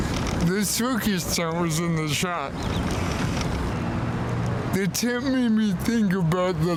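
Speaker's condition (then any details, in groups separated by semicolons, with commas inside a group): Cerebral palsy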